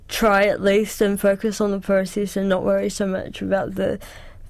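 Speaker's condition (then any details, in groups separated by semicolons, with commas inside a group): Cerebral palsy; presses really hard when writing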